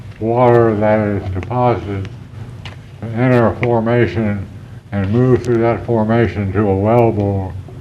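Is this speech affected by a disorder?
Yes: Parkinson's; may be hard to understand.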